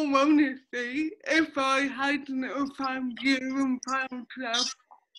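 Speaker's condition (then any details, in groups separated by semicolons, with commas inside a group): Cerebral palsy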